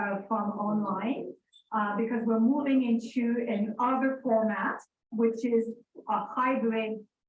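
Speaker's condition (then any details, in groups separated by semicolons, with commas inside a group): No condition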